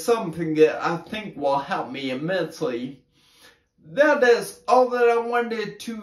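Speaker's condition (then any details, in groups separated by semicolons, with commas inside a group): Brain injury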